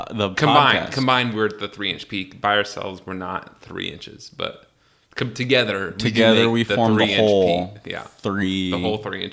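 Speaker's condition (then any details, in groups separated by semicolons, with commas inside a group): No condition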